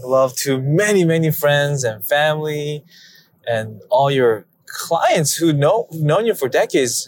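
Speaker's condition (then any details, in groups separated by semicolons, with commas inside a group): No condition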